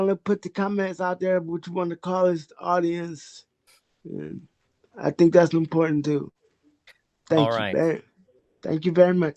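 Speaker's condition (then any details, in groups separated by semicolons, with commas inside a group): Cerebral palsy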